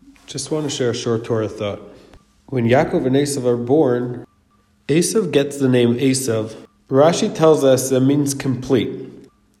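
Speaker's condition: No condition

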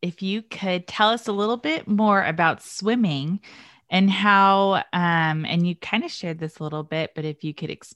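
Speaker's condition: No condition

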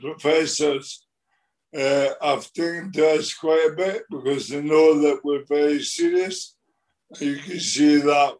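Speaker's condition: Motor neurone disease; progressive

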